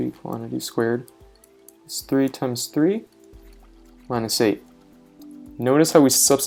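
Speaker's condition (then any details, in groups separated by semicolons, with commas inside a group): No condition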